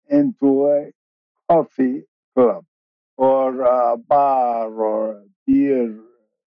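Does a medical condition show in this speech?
Yes: ALS; initially diagnosed bulbar-onset, later reclassified as regular form, wheelchair user; very slow progression, many years since diagnosis; slurred or slowed speech.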